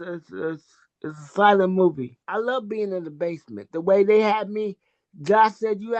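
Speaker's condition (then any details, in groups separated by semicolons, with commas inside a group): Cerebral palsy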